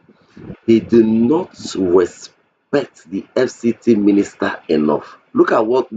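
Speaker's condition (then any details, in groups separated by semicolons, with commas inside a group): No condition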